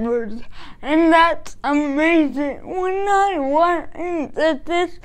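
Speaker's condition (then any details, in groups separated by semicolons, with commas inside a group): Cerebral palsy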